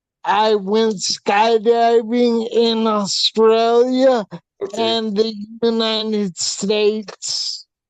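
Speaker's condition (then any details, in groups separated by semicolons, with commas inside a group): Hydrocephalus with shunt failure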